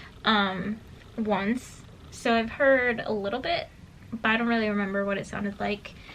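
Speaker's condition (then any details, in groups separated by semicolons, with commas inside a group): No condition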